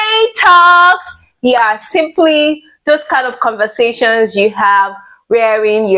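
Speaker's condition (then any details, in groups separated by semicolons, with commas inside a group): No condition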